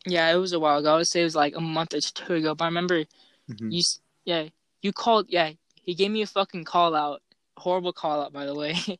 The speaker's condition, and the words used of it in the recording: Stuttering. I actually can make fun of people who have a stutter because I also have it.